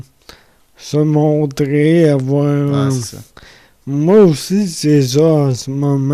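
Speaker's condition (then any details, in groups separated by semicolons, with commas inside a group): Amyotrophic lateral sclerosis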